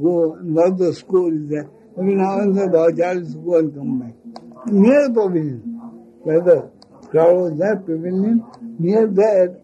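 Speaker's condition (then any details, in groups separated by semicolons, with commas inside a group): Speech loss after head injury; very difficult to utter words, speech feels heavy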